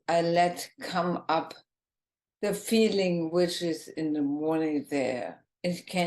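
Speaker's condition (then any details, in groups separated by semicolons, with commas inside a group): ALS, bulbar form, bulbar onset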